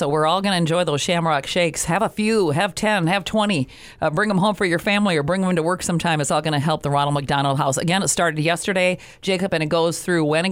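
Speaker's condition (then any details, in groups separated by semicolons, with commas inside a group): No condition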